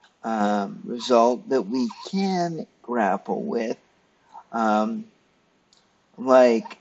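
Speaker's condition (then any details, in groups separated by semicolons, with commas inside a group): Cerebral palsy; stiff muscles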